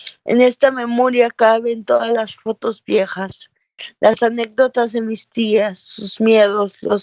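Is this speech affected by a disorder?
Yes: cerebral palsy.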